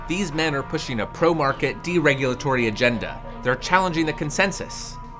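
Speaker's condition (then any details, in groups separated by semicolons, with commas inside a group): No condition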